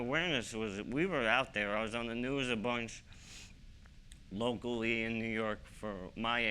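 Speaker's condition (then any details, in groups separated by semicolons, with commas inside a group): ALS; young-adult onset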